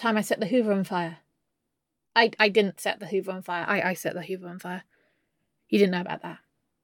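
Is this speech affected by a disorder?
No.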